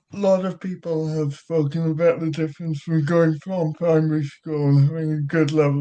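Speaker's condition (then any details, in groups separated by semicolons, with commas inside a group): Cerebral palsy; childhood surgery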